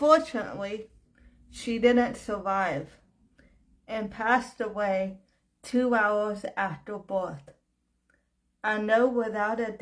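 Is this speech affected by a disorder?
Yes: cerebral palsy; quadriplegic, all four limbs, brain hemorrhage as premature newborn; diagnosed about 30 years ago, affects mobility and muscle tone.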